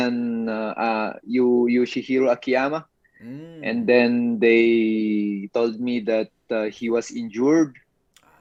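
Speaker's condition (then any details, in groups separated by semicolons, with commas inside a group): No condition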